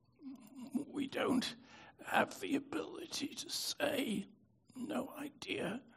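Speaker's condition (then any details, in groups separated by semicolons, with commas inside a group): Spasmodic dystonia; prior stroke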